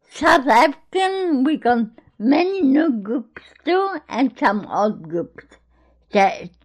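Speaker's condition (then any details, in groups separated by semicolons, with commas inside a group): Cerebral palsy; born in Greece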